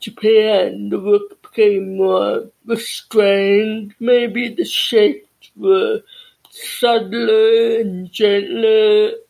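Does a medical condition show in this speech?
Yes: cerebral palsy and deafness.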